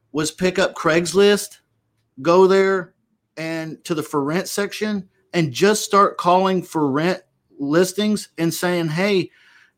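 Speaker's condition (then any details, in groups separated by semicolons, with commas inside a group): No condition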